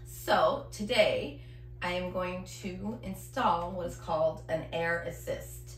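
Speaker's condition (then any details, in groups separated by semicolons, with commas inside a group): No condition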